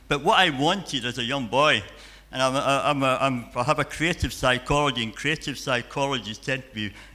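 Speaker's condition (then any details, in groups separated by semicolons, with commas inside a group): Cleft palate and cleft lip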